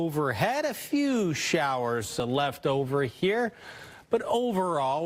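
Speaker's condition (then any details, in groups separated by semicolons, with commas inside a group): No condition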